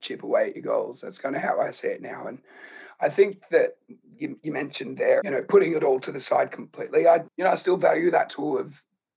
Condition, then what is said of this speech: Throat cancer. Hence why I sound a little bit croakier than your usual person.